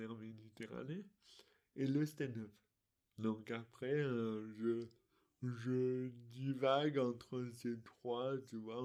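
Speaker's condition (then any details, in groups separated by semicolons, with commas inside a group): Dystonia; articulation difficulties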